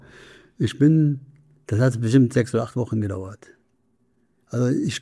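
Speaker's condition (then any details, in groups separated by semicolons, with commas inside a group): Parkinson's disease; numbness right foot, glasses slipped from hand, deep brain stimulation: two brainstem electrodes, pacemaker in chest; speech therapy trains facial muscles against freezing face and speech against decline, going well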